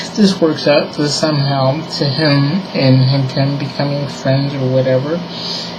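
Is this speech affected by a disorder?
Yes: cerebral palsy; diplegia.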